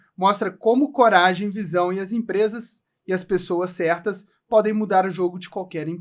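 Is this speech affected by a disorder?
No.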